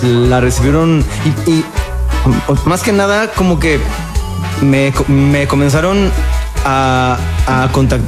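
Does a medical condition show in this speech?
Yes: stuttering; lifelong stuttering since beginning to speak; stutters during interview, host nearly finishing his sentences; no stuttering when singing, attributed to rhythm and breathing, listeners complete his words; here repeated sounds, prolonged sounds.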